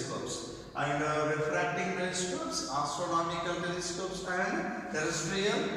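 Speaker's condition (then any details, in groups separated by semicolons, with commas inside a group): No condition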